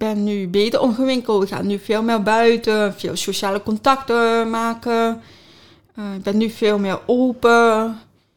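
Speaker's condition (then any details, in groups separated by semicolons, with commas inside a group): Deafness with cochlear implant, congenital; speech therapy to practise speech, says speaks very well now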